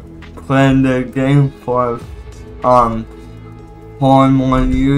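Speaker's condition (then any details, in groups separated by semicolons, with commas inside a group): Cerebral palsy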